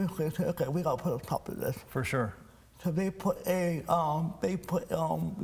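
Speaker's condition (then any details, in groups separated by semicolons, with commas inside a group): Cerebral palsy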